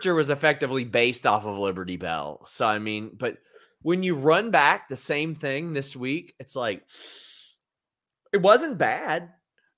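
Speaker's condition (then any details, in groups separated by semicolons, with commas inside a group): No condition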